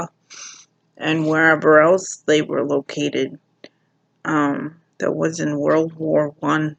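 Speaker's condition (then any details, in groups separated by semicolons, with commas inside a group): Cerebral palsy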